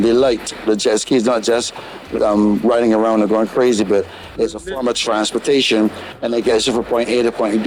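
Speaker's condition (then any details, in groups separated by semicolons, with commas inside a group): No condition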